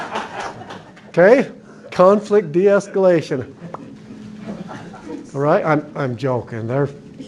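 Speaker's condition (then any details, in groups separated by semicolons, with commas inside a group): No condition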